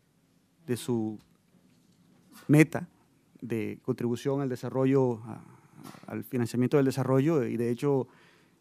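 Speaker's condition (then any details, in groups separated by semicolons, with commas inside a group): No condition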